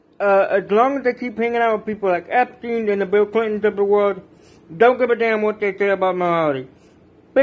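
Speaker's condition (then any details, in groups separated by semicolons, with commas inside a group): Cerebral palsy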